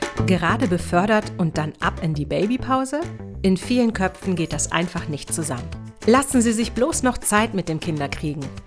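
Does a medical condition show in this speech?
No.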